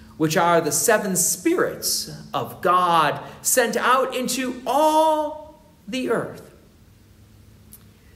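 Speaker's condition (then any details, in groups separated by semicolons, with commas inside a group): No condition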